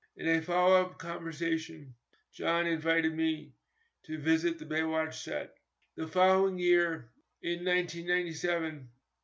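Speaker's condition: Cerebral palsy; present from birth

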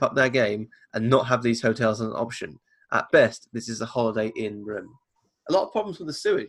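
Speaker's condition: No condition

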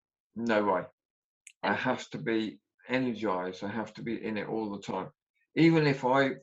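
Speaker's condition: Aphasia after stroke; stroke during 10-hour operation, about 40% leg movement, walks, six months rehab in Northampton; slower than wished, number and calendar errors, early mutism except yes/no, relearned swallowing, failed throat Botox

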